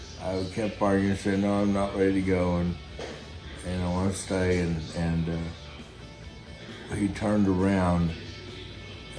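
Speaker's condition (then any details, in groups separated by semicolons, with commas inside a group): Guillain-Barré syndrome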